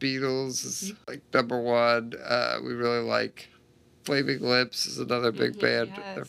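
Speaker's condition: Duchenne muscular dystrophy; still progressing, stem cell therapy study begun about 12 to 13 years ago

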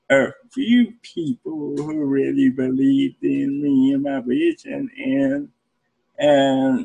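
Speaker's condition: Cerebral palsy; present from birth

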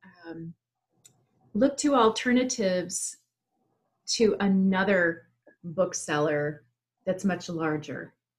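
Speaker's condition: No condition

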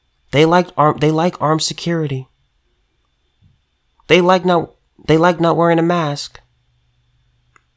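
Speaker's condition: No condition

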